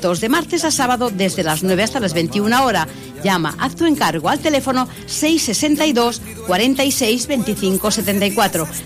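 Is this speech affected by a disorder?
No.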